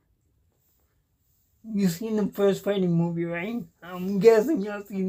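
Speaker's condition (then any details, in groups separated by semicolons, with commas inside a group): Cerebral palsy; cannot walk, uses wheelchair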